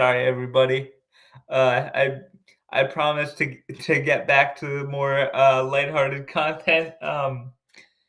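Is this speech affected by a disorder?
Yes: cerebral palsy.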